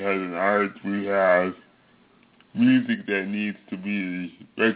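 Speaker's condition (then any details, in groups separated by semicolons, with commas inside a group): Cerebral palsy; cannot be hidden when acting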